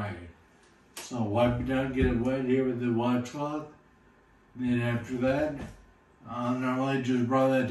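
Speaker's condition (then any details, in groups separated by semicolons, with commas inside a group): Friedreich's ataxia; inherited from both parents, affects nerves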